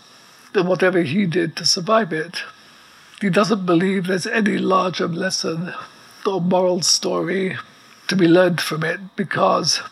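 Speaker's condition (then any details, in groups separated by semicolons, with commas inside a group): ALS; progressive neuromuscular illness, effectively quadriplegic, wheelchair within six months of diagnosis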